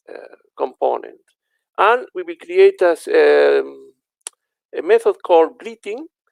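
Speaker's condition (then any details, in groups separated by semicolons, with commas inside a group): No condition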